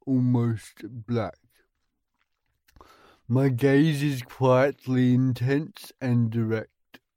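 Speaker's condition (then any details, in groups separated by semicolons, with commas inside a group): Cerebral palsy; visible disability, walks with pelvis leaning and upper body leaning slightly back; speech pattern likened to somebody two gins in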